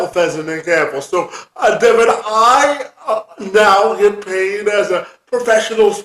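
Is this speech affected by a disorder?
Yes: cerebral palsy; spastic quadriplegic.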